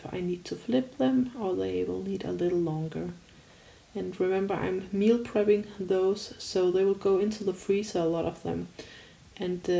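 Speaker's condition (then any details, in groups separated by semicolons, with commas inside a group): No condition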